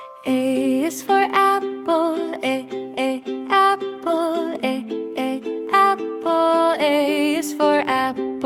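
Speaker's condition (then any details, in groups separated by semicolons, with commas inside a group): No condition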